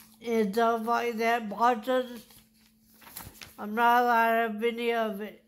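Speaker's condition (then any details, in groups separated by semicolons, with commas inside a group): Traumatic brain injury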